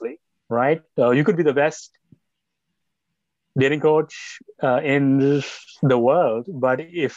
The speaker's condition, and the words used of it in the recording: Stuttering. And see now, once I lower my rate, I tend to become much more fluent.